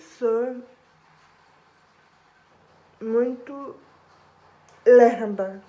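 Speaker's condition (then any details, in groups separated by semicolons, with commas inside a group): Cerebral palsy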